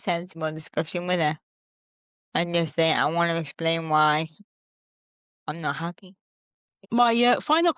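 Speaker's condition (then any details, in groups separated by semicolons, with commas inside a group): Cerebral palsy; since birth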